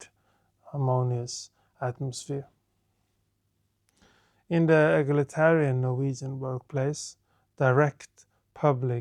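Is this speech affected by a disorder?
No.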